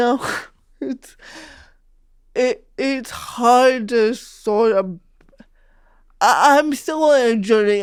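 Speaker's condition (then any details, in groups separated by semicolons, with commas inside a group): Cerebral palsy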